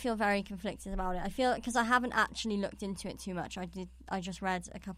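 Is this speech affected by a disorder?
Yes: cleft palate; congenital cleft palate, bottle fed as infant, could not breastfeed or eat.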